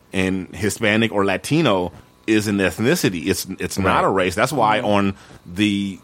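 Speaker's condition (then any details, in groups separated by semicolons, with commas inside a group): No condition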